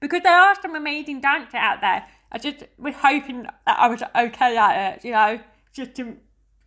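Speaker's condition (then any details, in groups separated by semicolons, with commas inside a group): Deafness; dances by counting and following partner Giovanni's lead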